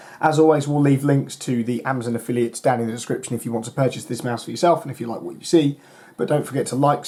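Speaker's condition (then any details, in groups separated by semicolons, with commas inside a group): No condition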